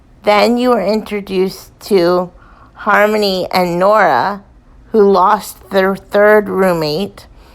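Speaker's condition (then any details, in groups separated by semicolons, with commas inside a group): Cerebral palsy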